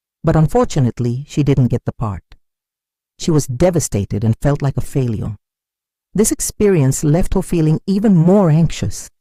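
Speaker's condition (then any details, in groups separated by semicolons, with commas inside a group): No condition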